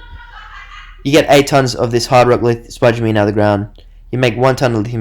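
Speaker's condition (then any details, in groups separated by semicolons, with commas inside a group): No condition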